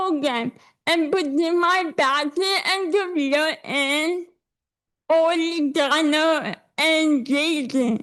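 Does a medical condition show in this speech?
Yes: cerebral palsy; affects hands and legs; speech affected.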